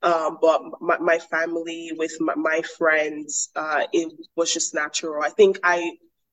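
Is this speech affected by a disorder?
Yes: stutter; covert most of life, overt since mid pharmacy school, CBT, couple months speech therapy, group therapy; word switching, avoided feared consonants and sounds, frequency and severity increased, 30-minute presentation took an hour; here repeated words, prolonged sounds, blocks.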